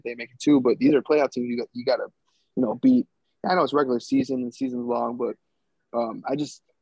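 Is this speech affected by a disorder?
No.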